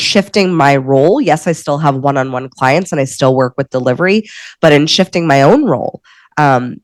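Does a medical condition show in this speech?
No.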